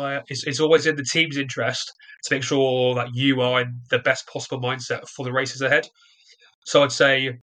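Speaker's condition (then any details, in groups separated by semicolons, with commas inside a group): Stutter; developmental, onset early childhood, lifelong, more severe during trial, barely able to speak first six months in prison; stutters during this interview; ignores disfluencies and keeps talking, media presence trained as main focus; repeated sounds, repeated words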